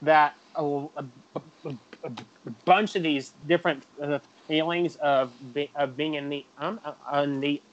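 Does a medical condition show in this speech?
Yes: stuttering; chronic developmental stuttering, onset about age 3 to 3.5 per parents, not outgrown, persisted into adulthood; still stutters, describes it as a communication disability, avoids answering unknown phone calls; here repeated sounds, prolonged sounds.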